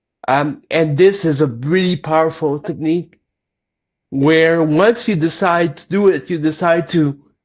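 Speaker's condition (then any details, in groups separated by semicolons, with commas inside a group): Cerebral palsy; lifelong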